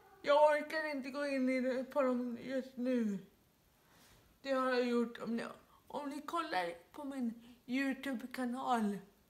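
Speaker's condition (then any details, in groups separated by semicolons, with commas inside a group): Dyskinetic cerebral palsy, severe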